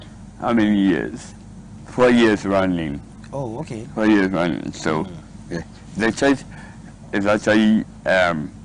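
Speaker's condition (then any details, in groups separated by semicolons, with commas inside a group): Cerebral palsy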